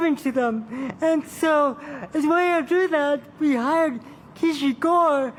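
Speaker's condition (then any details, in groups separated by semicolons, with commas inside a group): Cerebral palsy; from birth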